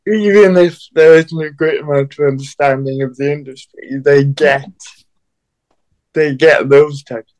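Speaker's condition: Cerebral palsy

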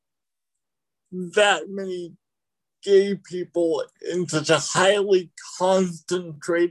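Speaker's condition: Cerebral palsy

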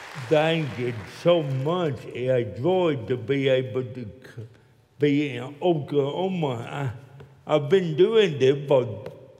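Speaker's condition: Cerebral palsy; still talks funny

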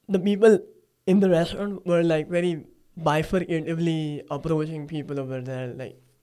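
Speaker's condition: Cleft palate; talks from nasal cavity

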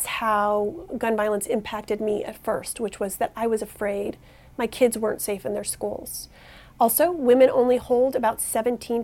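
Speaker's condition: No condition

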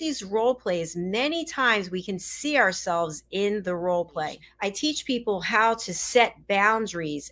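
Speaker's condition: No condition

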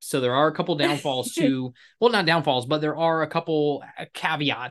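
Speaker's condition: No condition

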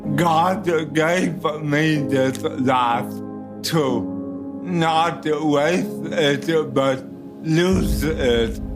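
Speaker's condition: Cerebral palsy; cerebral palsy from birth

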